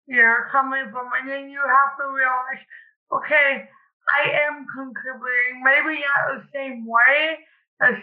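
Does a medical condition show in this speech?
Yes: cerebral palsy; cerebral palsy since childhood, past operations; speech noticeably affected, listeners wrongly judge intelligence from speech.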